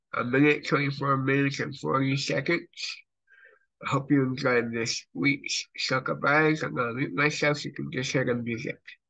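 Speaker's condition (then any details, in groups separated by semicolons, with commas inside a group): Cerebral palsy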